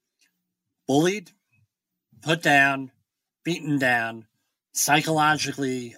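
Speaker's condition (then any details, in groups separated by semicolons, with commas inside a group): Bilateral cleft lip and palate; bilateral cleft lip and cleft palate from birth; unintelligible in childhood, about nine years of speech therapy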